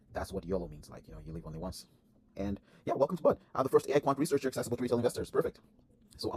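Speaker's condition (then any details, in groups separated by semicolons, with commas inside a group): No condition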